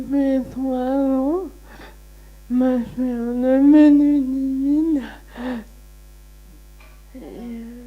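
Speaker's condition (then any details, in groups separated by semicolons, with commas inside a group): Friedreich's ataxia; diagnosed at 11, about 23 years ago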